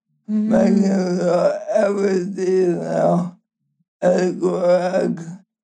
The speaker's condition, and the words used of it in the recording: ALS (motor neuron disease). So I'm going to just translate, if that's okay, just so we get that detail in.